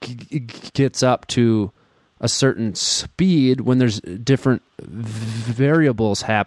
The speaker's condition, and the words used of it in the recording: Stuttering. I am getting into some blocks, I'm trying to modify them a bit to make them a little easier.